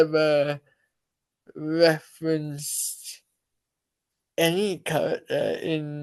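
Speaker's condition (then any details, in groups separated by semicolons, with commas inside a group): Cerebral palsy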